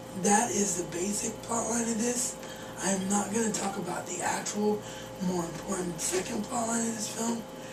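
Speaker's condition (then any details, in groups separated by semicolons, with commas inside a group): Cerebral palsy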